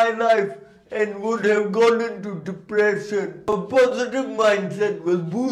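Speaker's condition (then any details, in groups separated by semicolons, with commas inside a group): Cerebral palsy; congenital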